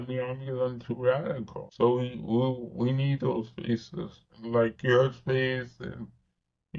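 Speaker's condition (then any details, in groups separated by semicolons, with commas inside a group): Cerebral palsy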